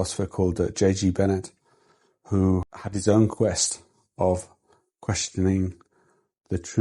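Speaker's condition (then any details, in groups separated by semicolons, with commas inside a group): No condition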